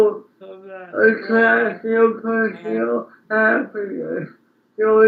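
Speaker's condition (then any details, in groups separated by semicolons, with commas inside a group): Speech impairment after birth surgery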